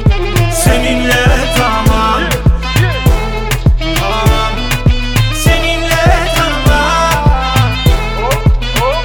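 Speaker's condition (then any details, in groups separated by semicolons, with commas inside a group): No condition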